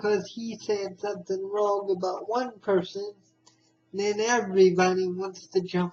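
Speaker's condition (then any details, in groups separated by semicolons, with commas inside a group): Spastic cerebral palsy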